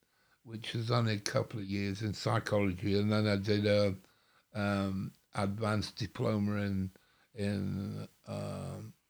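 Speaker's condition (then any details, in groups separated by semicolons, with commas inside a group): Stroke; mini stroke since last podcast visit; slurring words a lot, people think drunk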